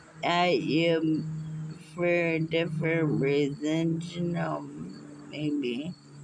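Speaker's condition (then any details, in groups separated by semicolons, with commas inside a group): Muscular dystrophy; unable to walk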